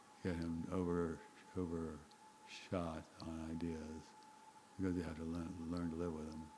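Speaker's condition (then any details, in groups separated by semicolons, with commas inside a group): Parkinson's disease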